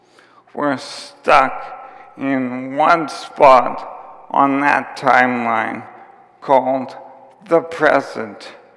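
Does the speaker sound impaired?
Yes: ALS; onset with tiredness and clumsiness.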